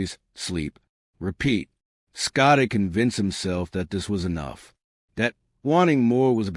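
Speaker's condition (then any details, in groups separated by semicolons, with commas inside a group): No condition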